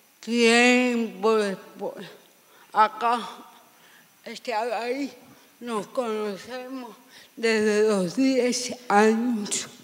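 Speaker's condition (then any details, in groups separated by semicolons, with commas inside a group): Severe cerebral palsy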